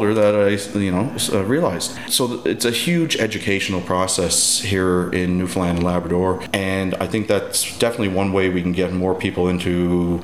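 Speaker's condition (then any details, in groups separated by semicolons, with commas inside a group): No condition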